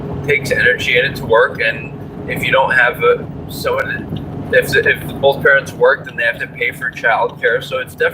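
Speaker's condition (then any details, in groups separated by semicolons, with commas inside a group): No condition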